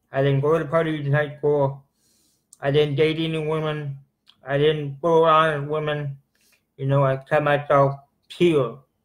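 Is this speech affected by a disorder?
Yes: cerebral palsy.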